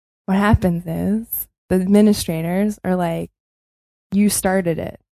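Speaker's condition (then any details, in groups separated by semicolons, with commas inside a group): No condition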